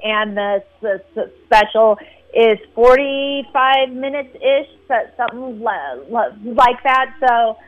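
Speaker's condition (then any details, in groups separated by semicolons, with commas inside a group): Stuttering; adult stuttering, present since childhood; barely noticeable on the show per host, word and part-word repetitions; repeated sounds, prolonged sounds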